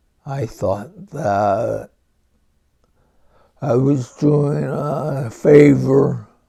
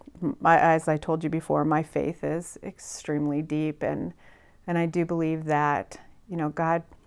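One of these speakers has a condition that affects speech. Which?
The first: Huntington's disease.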